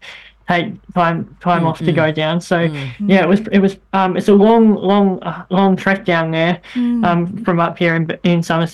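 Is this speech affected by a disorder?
Yes: bilateral cleft lip and palate; congenital bilateral cleft lip and palate, operations from three months, hip bone graft, throat operation; childhood voice squeaky, very airy, nasal, lifelong speech therapy, braces in teens, much improved since.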